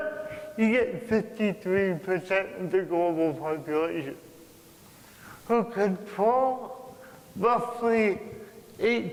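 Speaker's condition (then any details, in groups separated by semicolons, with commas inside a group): Cerebral palsy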